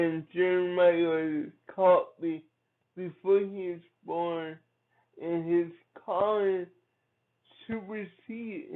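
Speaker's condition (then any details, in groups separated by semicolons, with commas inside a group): Cerebral palsy; from birth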